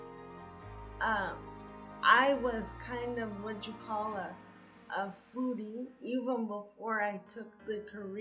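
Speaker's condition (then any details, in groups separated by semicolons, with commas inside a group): Cerebral palsy; from birth; diagnosed about age 5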